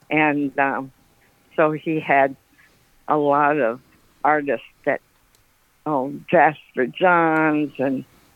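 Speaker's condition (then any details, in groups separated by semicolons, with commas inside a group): Parkinson's; recent onset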